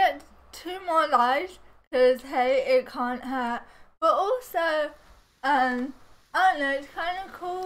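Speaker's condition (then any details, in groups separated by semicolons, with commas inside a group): Cerebral palsy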